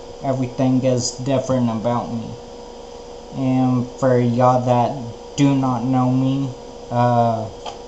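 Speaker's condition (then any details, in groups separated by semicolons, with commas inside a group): Ataxia; cerebellar degeneration, affects balance and voice; cannot walk straight; slower speech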